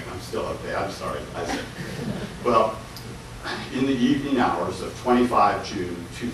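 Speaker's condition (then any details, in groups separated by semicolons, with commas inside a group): No condition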